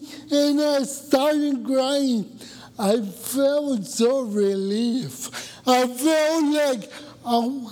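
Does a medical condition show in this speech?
Yes: cerebral palsy; born about two weeks early.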